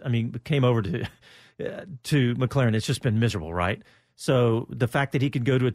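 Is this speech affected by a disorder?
No.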